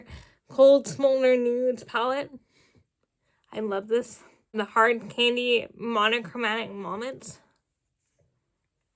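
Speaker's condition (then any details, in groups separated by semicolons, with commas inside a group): Cerebral palsy, spastic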